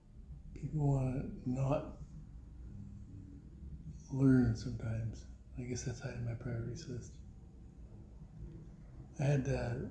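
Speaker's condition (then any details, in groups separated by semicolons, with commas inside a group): Parkinson's; voice weakened by Parkinson's, knee replaced after hardly walking, earlier taught from chair; voice went with Parkinson's, can still whisper, formerly whisper carried and was heard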